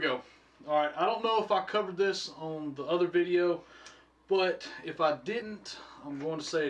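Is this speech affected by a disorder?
No.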